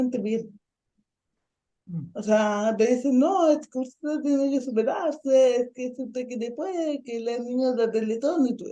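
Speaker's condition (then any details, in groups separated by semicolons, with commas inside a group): Ataxic cerebral palsy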